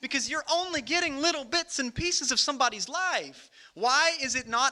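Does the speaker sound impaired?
No.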